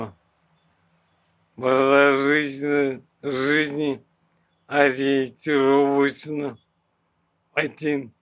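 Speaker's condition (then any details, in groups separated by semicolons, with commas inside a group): Bulbar ALS; bulbar onset, throat, tongue, face paralysis, fastest-progressing; diagnosed last year, progressing, arms and legs weakening; very unclear, speech almost lost, difficult swallowing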